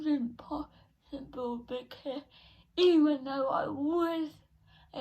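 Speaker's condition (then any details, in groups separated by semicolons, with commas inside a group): Cerebral palsy; not quadriplegic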